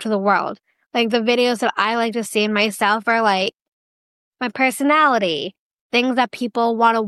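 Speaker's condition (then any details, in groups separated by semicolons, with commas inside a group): Down syndrome; duplicate of the 21st chromosome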